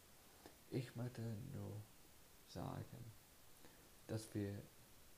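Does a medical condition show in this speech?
Yes: cerebral palsy; slowness.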